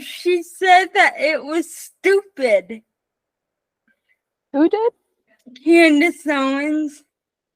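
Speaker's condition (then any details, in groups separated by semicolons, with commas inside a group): Spastic cerebral palsy, mixed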